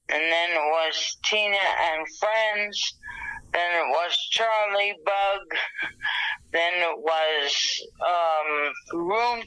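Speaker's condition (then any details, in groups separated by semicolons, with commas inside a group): Dysarthria after stroke, thalamic hemorrhage; wheelchair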